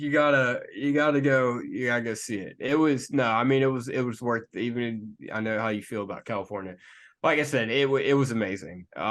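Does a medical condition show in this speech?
No.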